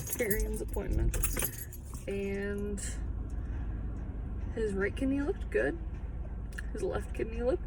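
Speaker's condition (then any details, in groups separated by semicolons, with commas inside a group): No condition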